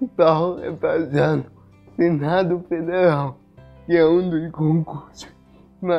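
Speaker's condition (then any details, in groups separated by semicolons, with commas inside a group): Cerebral palsy; some difficulty speaking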